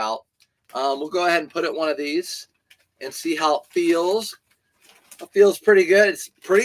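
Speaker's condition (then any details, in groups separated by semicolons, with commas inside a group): No condition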